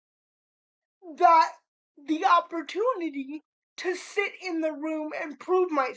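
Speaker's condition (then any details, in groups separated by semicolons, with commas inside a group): Cerebral palsy; spastic cerebral palsy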